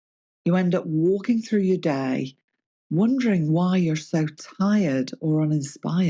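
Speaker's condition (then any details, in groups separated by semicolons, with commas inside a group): No condition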